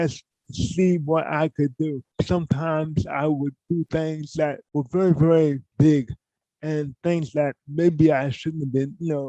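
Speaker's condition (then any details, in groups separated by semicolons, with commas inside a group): Cerebral palsy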